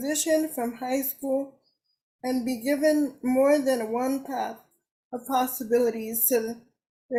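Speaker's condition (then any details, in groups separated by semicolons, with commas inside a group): Cerebral palsy; cerebral palsy, uses wheelchair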